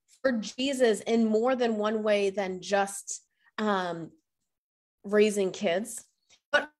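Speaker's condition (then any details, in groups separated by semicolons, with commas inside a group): No condition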